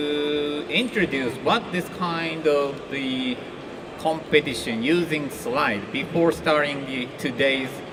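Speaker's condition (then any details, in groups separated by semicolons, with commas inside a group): No condition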